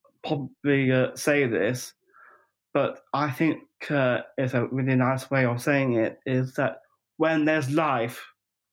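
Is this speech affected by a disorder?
Yes: Down syndrome; 45 years old.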